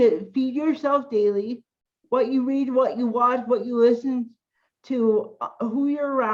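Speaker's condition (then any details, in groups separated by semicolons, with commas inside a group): Cerebral palsy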